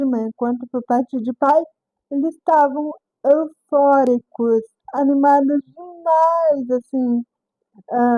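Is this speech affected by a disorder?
Yes: cerebral palsy.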